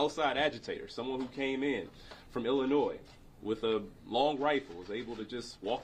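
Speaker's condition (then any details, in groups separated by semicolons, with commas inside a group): No condition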